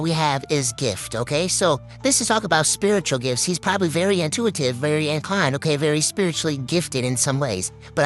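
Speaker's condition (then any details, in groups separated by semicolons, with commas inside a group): No condition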